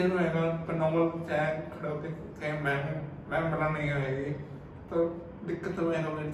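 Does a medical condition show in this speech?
Yes: cerebral palsy.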